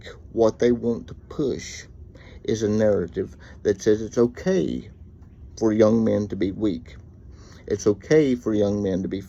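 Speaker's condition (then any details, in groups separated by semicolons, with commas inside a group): Cerebral palsy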